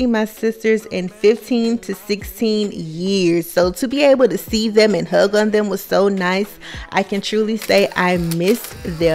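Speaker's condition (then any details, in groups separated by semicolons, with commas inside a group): No condition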